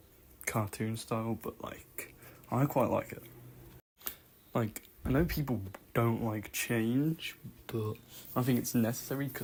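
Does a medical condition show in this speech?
No.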